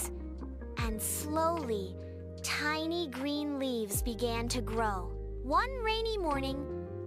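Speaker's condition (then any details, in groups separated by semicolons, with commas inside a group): No condition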